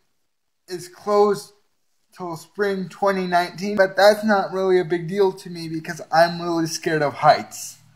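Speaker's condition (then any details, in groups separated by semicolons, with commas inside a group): Cerebral palsy; uses wheelchair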